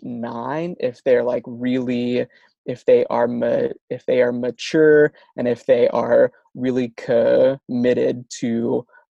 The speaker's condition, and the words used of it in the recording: Stuttering. So that might kind of sound like this, where my thoughts and speech are actually coming out fast because my stuttering is so brief.